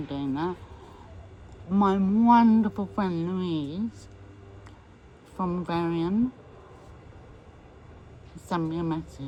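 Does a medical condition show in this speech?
Yes: MND; voice may be difficult to understand.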